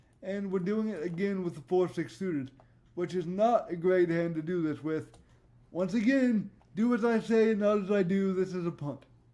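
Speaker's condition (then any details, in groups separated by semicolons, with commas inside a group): Cerebral palsy; voice tone sometimes odd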